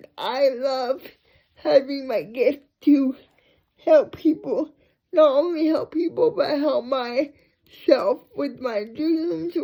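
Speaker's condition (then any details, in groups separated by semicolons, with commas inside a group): Cerebral palsy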